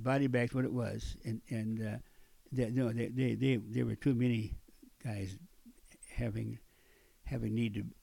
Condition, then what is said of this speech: Stuttering. I'm not talking very good now, I admit that.